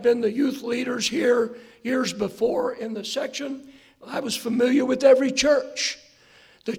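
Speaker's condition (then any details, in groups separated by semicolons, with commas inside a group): Hoarseness after vocal cord surgery; not smooth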